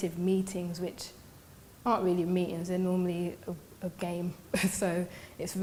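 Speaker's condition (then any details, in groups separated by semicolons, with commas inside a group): No condition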